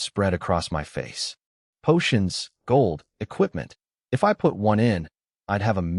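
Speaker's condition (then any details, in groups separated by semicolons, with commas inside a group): No condition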